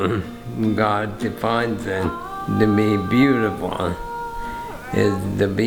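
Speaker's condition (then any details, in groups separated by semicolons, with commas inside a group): ALS; still mobile; affects speech and breathing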